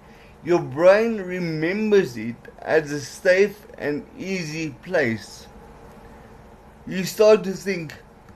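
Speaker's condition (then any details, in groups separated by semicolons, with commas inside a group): Cerebral palsy; cycled 6-7 hours daily for 7 months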